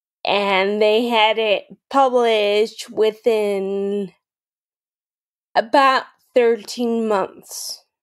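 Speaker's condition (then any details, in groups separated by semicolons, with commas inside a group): Friedreich's ataxia, mild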